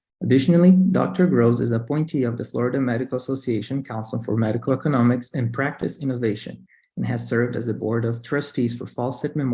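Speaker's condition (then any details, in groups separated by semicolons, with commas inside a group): No condition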